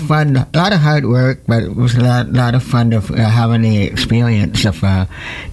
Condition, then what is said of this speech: Deafness. He has a good voice, and I try to sing one of those voices, but I can't.